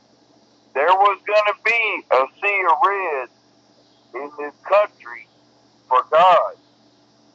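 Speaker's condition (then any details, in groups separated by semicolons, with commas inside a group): Cerebral palsy; bedbound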